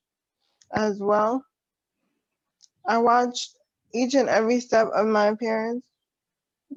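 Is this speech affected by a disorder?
Yes: cerebral palsy.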